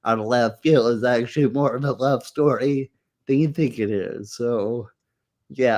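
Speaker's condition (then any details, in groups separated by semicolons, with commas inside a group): Muscular dystrophy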